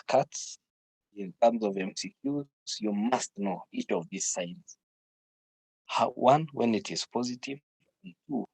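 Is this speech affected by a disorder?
No.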